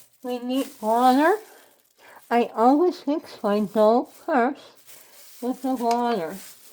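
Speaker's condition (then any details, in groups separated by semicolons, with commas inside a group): Head and neck cancer; tracheostomy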